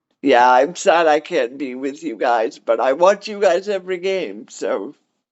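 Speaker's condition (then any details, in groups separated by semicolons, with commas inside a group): Cerebral palsy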